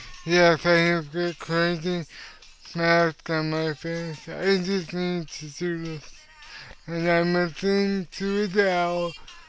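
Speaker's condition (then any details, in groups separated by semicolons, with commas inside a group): Cerebral palsy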